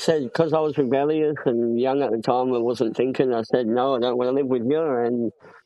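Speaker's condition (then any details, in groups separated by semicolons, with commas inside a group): Cleft palate; congenital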